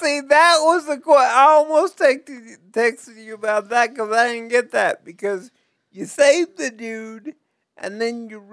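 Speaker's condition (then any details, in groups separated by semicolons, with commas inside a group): Cerebral palsy; difficulty typing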